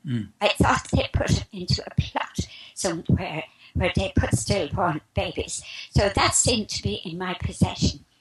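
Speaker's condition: Spasmodic dysphonia; about 3 years since onset

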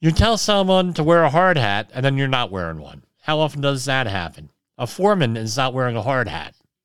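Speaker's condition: Cleft lip and palate

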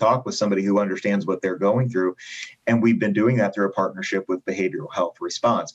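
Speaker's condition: No condition

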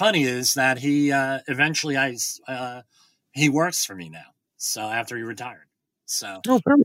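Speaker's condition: Bilateral cleft lip and palate

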